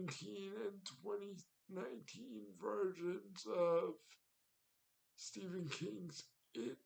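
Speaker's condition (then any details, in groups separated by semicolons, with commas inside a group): Cerebral palsy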